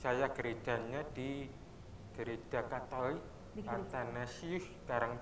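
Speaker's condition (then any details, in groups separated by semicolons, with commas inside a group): Deafness; asks others to relay sounds and speech, communicates easily with deaf wife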